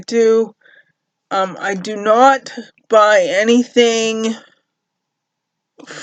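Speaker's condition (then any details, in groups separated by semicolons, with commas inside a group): Cerebral palsy; uses a cane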